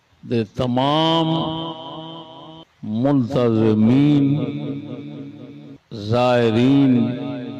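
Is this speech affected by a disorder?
No.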